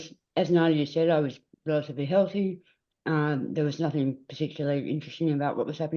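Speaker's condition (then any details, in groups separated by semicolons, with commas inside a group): Head and neck cancer; stage three tongue cancer, half of tongue removed; 35 radiotherapy sessions with chemotherapy, ongoing side effects; tongue does not reach roof of mouth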